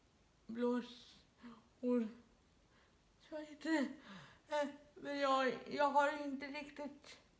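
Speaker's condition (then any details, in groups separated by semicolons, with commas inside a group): Dyskinetic cerebral palsy; dyskinetic form, severe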